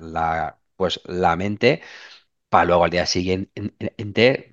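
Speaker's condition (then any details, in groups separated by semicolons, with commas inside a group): Stuttering; since childhood; sometimes stutters more than usual in class, pauses, laughs it off; prolonged sounds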